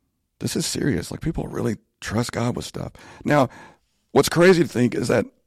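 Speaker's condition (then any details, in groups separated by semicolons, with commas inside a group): Spasmodic dysphonia; voice issue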